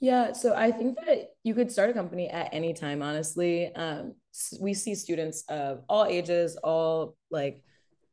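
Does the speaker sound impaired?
No.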